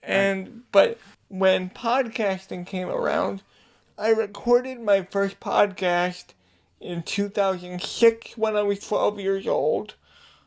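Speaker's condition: Cerebral palsy; limited outdoor play in childhood

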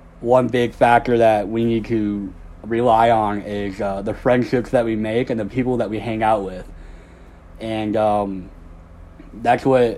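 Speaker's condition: Cleft lip and palate; no front teeth at birth

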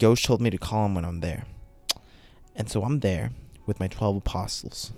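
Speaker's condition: No condition

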